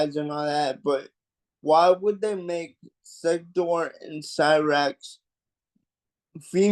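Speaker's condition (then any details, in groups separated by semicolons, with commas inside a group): Cerebral palsy; mild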